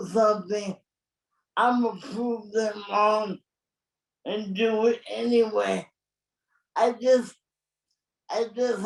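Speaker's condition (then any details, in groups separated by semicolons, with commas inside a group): Cerebral palsy; present from birth, premature; age 51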